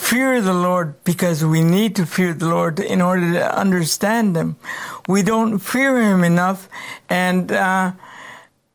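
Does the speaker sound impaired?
Yes: cerebral palsy; congenital cerebral palsy, present since birth.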